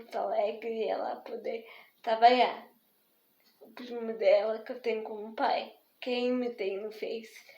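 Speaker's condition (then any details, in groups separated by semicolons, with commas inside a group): Spastic diplegic cerebral palsy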